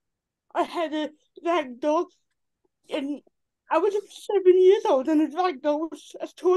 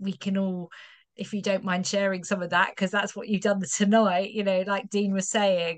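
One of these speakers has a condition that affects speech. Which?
The first: cerebral palsy; from birth, affects limbs and neck.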